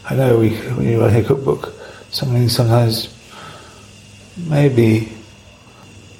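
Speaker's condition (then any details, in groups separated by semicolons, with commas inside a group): Parkinson's; long-standing, diagnosed about 5 years after restaurant opened, pioneering surgery with two brain wires and implanted battery; mobile after surgery, less time in kitchen; affects speech, rare audio interview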